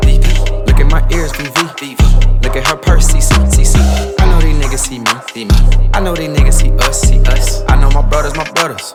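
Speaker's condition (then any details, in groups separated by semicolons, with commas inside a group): No condition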